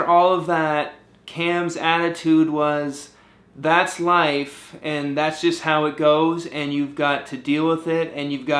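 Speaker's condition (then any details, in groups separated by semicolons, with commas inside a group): No condition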